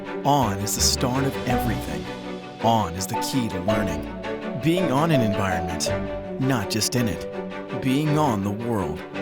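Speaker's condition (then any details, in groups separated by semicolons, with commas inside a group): No condition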